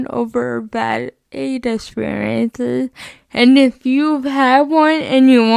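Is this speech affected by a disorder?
Yes: spastic cerebral palsy, mixed.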